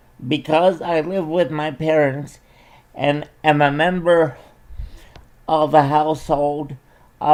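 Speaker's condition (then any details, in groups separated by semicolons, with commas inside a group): Cerebral palsy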